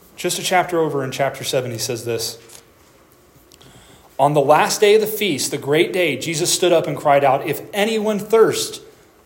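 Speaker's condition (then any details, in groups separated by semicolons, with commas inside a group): No condition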